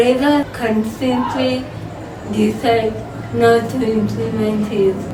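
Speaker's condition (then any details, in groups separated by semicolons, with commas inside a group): Cerebral palsy; from birth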